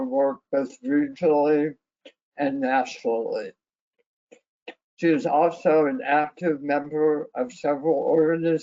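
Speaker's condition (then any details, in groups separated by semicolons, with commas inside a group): Head and neck cancer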